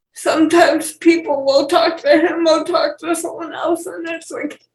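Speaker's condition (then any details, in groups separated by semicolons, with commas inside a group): Cerebral palsy; wheelchair user; speech issues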